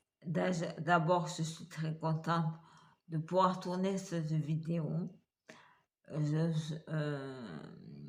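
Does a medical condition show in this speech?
Yes: multiple sclerosis; uses wheelchair.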